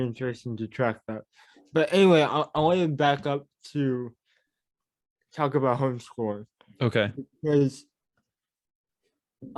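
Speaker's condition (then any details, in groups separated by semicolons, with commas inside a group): Cerebral palsy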